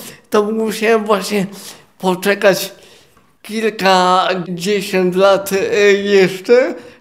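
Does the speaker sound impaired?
Yes: cerebral palsy, quadriplegic; four-limb involvement, born premature at seven months, six weeks in incubator, wheelchair user; adult, continuous ongoing rehabilitation.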